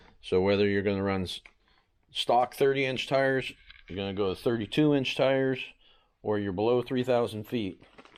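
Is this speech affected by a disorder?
No.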